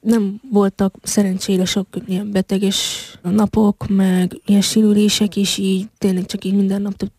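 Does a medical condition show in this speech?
Yes: hearing impairment (deaf); uses hearing device, device not allowed at deaf competitions; zero hearing without device.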